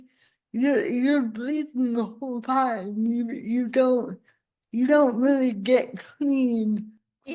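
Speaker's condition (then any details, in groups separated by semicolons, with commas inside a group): Cerebral palsy; spasticity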